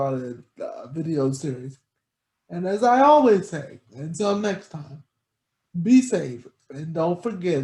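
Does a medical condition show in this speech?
Yes: cerebral palsy.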